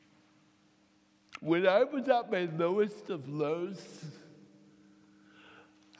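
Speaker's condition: Cerebral palsy, mild; typewriter for writing

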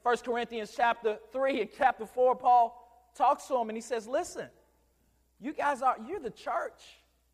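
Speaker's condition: No condition

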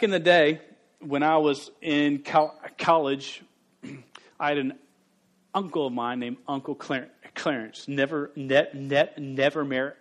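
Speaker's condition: Stuttering; still stutters, speaks in front of crowds despite stutter; blocks, gets stuck on own name and short words like a and and; repeated sounds, repeated words

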